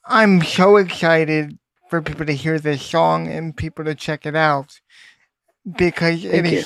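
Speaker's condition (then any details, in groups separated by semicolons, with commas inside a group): Cerebral palsy; uses wheelchair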